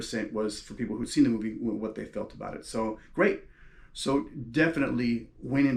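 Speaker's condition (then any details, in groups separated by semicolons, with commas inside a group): No condition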